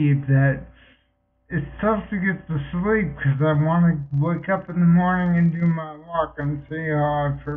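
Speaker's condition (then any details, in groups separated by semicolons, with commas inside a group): Multiple sclerosis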